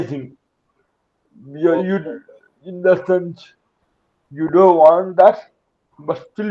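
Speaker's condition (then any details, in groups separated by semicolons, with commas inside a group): Cerebral palsy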